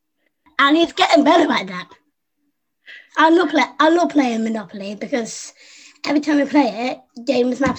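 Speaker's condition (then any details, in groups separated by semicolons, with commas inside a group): Down syndrome; congenital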